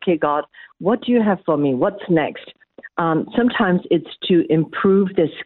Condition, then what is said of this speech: No condition.